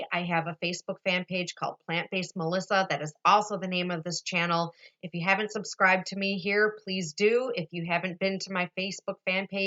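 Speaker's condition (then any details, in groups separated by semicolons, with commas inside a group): No condition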